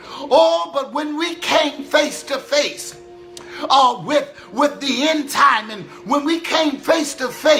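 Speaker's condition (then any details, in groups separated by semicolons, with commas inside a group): No condition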